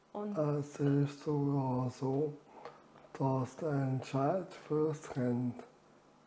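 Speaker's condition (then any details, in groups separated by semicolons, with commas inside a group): ALS; reduced air makes talking effortful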